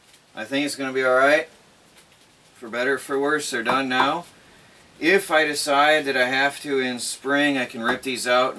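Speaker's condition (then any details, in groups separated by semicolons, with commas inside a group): No condition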